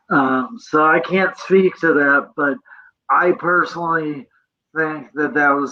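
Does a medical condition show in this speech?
Yes: cerebral palsy; present from birth.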